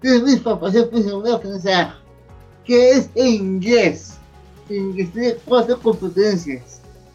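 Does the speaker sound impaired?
Yes: cerebral palsy; from birth in Bogotá, near death as newborn, long incubator stay, physical disability, needs assistance; age 37; speech difficulty, noted as a hurdle for work as lecturer.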